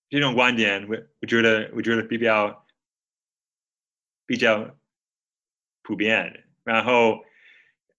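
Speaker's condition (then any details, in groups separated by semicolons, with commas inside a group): Stuttering; childhood stutter, fluency shaping in primary and middle school, stopped in high school, later avoidance reduction therapy; aims to stutter openly with forward-moving speech, no hard blocks or techniques to hide stutter; repeated sounds, prolonged sounds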